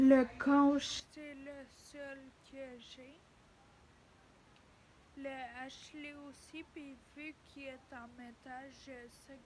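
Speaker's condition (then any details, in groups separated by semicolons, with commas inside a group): Ataxia; degenerative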